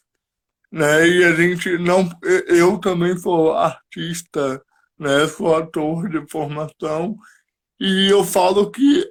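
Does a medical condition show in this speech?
Yes: cerebral palsy; cognition preserved.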